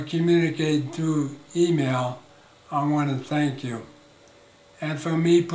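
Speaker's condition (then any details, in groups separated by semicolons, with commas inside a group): ALS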